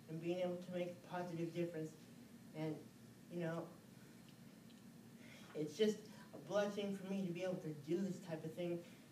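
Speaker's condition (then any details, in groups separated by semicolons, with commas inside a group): Cerebral palsy; from birth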